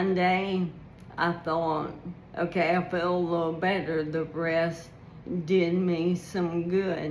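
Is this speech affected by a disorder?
Yes: ALS.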